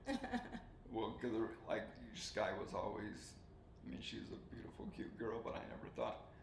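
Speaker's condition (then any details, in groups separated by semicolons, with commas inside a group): ALS; soft spoken, swallowing getting harder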